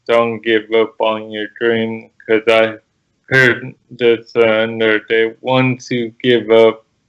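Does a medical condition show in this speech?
Yes: cerebral palsy; present from birth, childhood physical therapy; runs competitively.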